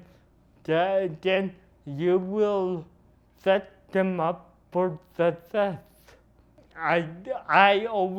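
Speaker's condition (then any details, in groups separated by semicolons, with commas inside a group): Cerebral palsy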